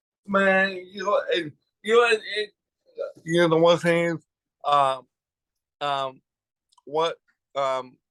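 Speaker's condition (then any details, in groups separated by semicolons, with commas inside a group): Cerebral palsy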